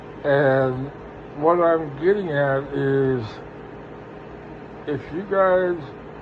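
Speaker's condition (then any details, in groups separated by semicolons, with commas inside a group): Parkinson's; speech impediment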